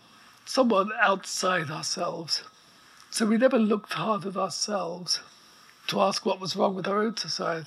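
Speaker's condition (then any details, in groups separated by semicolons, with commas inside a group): ALS; progressive neuromuscular illness, paralyzed from neck down, effectively quadriplegic; voice still working perfectly well, breathing apparatus audible in background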